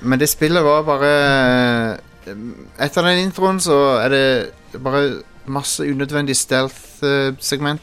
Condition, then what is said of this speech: No condition.